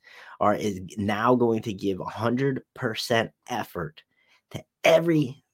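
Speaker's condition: No condition

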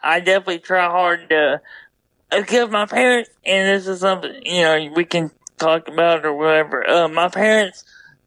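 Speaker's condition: Double hemiplegia cerebral palsy; right side weaker than left, left brain involvement, horse therapy since age 5

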